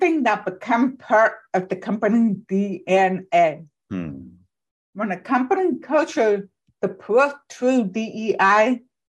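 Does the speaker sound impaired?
Yes: profoundly deaf; born profoundly deaf, learned speech and lip-reading growing up, no sign language, cochlear implant (bionic ear); listens by lip-reading plus cochlear implant, cannot understand speech with eyes closed, noise blocks implant use; speaks with own voice.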